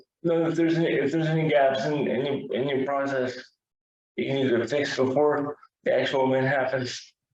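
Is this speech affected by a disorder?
Yes: cerebral palsy, severe; wheelchair user.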